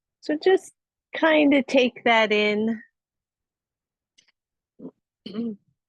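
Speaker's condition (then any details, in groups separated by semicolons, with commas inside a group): No condition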